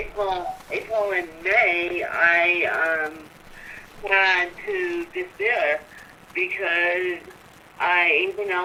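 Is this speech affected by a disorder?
Yes: cerebral palsy.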